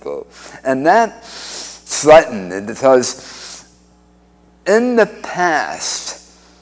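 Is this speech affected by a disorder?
Yes: speech impediment after cancer surgery; oral cancer 31 years ago, radiation, 2015 recurrence, two-thirds tongue removed at Hartford Hospital, forearm flap; speech impediment from reconstructed tongue tied to mouth floor, no speech with tracheostomy after surgery.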